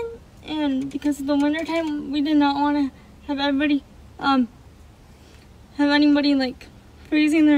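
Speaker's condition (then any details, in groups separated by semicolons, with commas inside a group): Cerebral palsy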